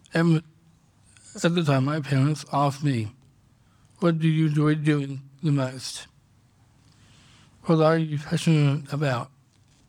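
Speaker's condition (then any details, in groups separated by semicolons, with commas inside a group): Down syndrome; congenital, diagnosed at birth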